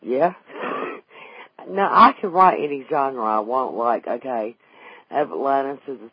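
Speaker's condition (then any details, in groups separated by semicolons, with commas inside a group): Vocal cord paralysis after stroke; wheelchair user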